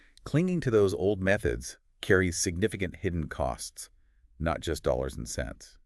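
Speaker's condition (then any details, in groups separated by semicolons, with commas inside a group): No condition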